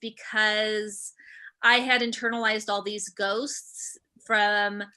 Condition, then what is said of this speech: Stuttering. But it is um, my favorite word to stutter on.